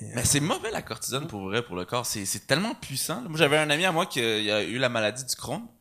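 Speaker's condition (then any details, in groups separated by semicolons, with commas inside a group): No condition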